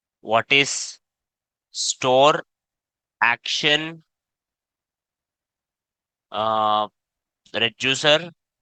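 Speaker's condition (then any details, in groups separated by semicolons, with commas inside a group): No condition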